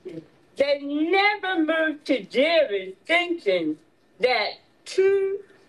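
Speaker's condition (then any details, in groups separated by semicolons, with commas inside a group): Partial tongue removal; stage 3 tongue cancer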